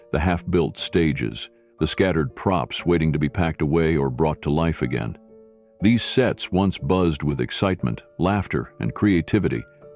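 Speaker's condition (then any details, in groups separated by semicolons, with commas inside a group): No condition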